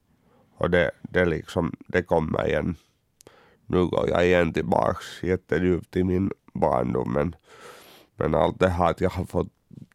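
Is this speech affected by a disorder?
Yes: cerebral palsy; congenital, born two months premature at 1.69 kg, underdeveloped lungs, electric wheelchair user, cannot run, childhood habilitation courses at Folkhälsan.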